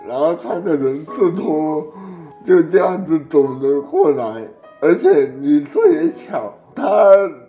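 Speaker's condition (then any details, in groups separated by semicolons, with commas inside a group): Cerebral palsy; edited for fluency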